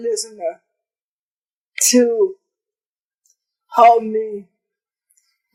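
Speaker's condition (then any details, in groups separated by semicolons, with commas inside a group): Cerebral palsy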